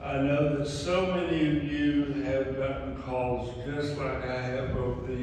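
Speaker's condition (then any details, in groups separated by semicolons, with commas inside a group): ALS; mainly right side and both legs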